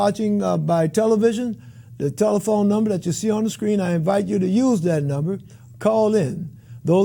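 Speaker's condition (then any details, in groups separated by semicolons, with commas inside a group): No condition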